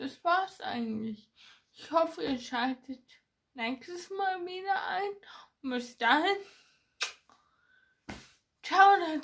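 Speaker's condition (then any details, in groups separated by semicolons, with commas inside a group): Ataxia; ataxia affecting hands and fingers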